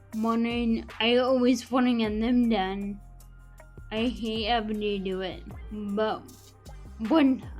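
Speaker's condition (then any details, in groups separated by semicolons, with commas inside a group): Friedreich's ataxia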